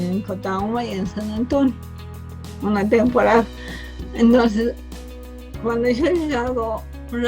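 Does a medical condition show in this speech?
Yes: cerebral palsy from birth.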